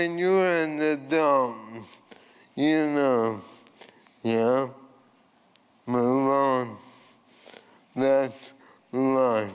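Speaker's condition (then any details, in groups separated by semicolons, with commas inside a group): ALS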